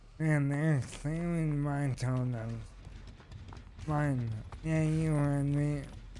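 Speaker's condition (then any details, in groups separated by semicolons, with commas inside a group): ALS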